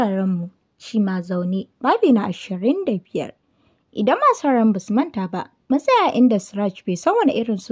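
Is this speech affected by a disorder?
No.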